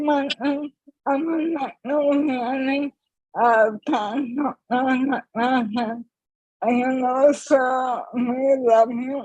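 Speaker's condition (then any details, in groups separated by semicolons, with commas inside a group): ALS; speech, swallowing, breathing improved after stem cell therapy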